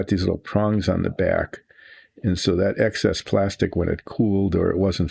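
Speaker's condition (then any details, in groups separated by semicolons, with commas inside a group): No condition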